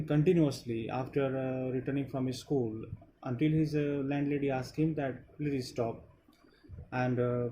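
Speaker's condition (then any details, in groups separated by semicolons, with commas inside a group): No condition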